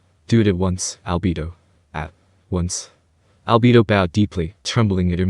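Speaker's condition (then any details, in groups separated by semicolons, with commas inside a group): No condition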